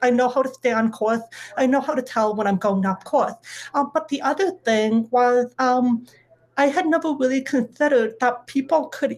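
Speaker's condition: Deafness; relies on lip reading and captions

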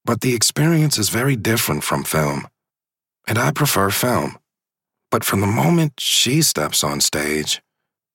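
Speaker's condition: No condition

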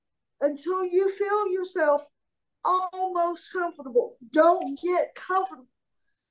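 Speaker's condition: Cerebral palsy; declined physical therapy

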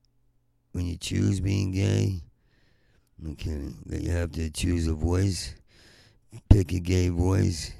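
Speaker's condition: Parkinson's; taken for drunk so could not get a cab

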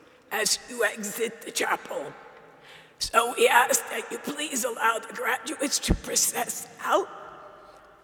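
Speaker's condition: Dysphonia; diagnosed dysphonia; not painful; compromised vocal ability, self-described sultry voice, still able to speak

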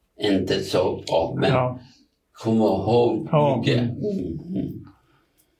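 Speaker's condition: Aphasia; about seven years since onset

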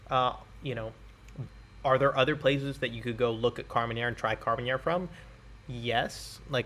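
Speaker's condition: No condition

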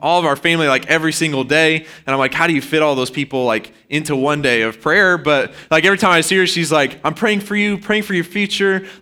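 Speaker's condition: No condition

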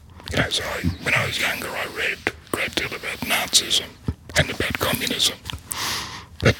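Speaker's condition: Laryngectomy, voice prosthesis

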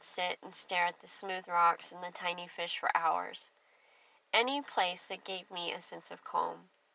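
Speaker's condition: Cleft lip and palate; congenital, past surgeries, wears hearing aids; age 41, no further surgery needed at present, still some days of pain; clear speech

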